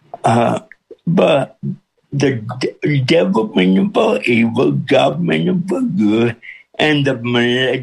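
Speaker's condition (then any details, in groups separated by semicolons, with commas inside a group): Cerebral palsy with speech impediment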